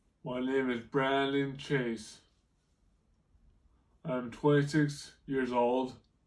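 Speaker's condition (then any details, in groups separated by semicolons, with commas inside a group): Brain injury; relearned talking, dysarthria, words hard to pronounce, hard to understand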